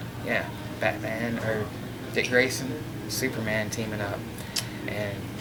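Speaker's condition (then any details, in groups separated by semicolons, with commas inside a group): No condition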